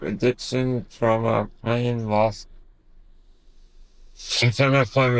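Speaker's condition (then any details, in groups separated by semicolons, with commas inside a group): Duchenne muscular dystrophy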